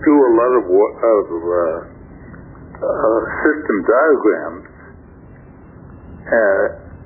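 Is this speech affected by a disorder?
Yes: stroke affecting throat muscles; last small stroke affected throat muscles.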